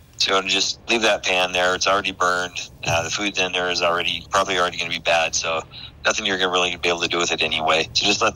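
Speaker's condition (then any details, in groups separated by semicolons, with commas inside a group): No condition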